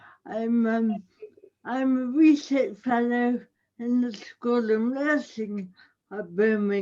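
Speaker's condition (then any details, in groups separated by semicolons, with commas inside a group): Cerebral palsy; audible speech impairment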